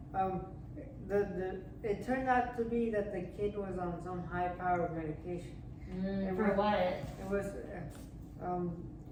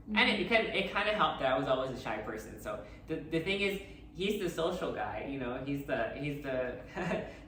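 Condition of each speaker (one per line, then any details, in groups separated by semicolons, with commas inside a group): Cerebral palsy
No condition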